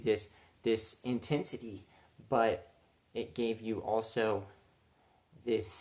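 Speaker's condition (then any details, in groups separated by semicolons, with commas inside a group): No condition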